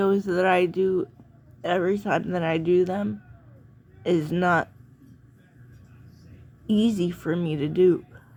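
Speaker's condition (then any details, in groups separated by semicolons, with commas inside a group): Cerebral palsy; sounds out of breath after therapy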